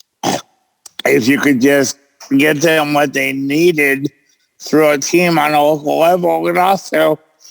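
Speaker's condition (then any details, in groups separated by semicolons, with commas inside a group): Cerebral palsy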